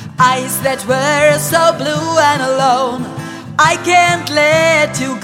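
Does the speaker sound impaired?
No.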